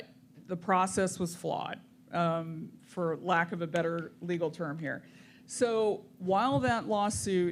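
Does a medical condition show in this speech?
No.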